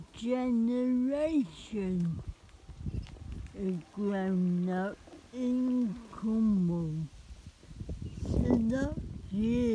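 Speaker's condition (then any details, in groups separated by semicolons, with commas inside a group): Cerebral palsy; spastic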